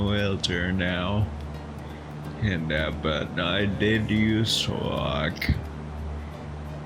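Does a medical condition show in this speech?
Yes: Friedreich's ataxia; genetic, nerve-related; swallowing and speaking affected.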